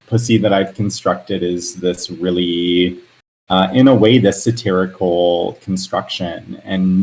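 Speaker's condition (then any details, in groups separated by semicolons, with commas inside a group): No condition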